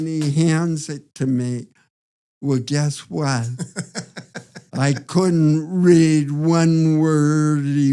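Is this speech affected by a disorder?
Yes: Parkinson's disease.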